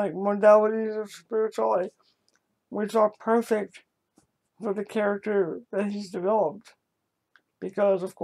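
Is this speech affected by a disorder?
Yes: cerebral palsy.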